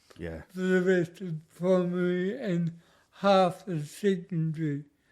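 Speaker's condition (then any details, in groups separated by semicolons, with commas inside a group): Cerebral palsy; speech noticeably affected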